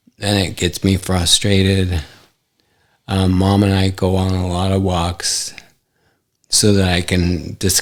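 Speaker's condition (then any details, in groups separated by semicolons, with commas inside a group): ALS; affects hand function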